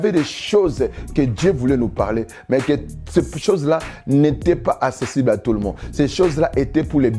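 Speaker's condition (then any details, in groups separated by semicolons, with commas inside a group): No condition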